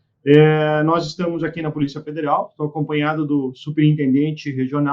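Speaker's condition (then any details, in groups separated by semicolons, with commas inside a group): No condition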